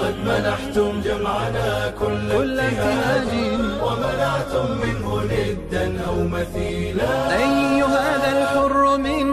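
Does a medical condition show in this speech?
No.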